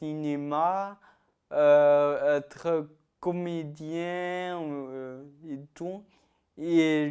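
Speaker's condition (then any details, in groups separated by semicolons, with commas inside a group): Ataxia-telangiectasia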